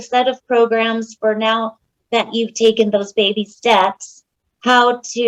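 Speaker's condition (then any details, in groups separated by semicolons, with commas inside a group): No condition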